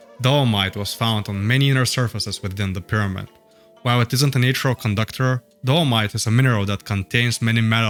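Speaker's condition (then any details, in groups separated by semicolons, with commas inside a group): No condition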